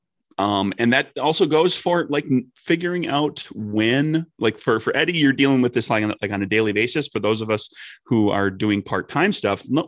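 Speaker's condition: No condition

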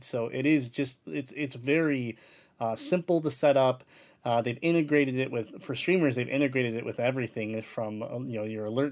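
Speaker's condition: Cleft palate; congenital cleft palate

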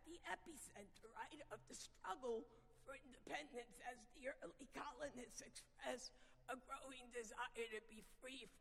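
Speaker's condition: Vocal dysphonia; vocal dysphonia diagnosed

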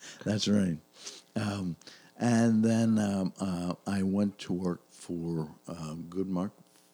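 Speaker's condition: Aphasia after stroke; stroke during heart procedure for suspected blockage, sedated, breathing tube, 5 days in ICU; over 7 years recovery, speech therapy with Rebecca, Katie Murphy, CrossFit with Mesa, public speaker; very hard time speaking, knows what to say, speech returned after about two and half years

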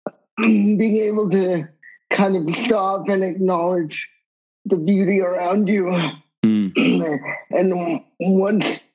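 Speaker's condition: Cerebral palsy; wheelchair user

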